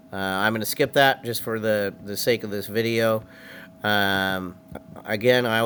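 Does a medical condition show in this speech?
No.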